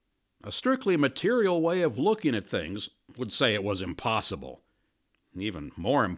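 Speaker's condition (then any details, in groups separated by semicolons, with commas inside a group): No condition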